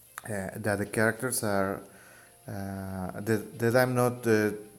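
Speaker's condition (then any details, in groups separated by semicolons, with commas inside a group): No condition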